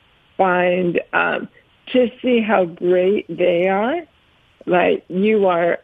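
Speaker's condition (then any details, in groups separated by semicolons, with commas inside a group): ALS; diagnosed at 47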